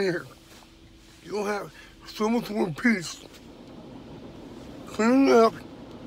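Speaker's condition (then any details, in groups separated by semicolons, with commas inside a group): Dystonia; very bad day, frequent bad days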